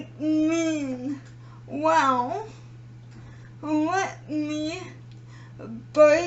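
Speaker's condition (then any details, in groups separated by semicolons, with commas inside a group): Cerebral palsy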